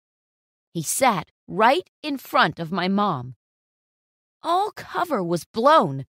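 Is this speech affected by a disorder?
No.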